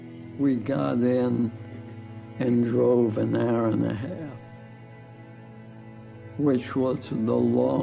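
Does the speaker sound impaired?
Yes: ALS; diagnosed about 13 years ago, initially given 2 to 5 years to live.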